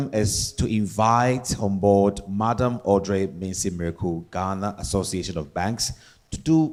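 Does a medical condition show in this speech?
No.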